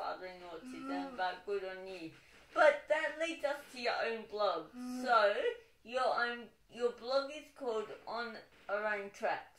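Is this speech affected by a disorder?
Yes: cerebral palsy, dystonic.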